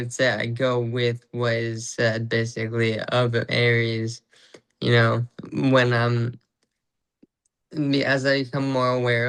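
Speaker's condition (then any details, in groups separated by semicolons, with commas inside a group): Traumatic brain injury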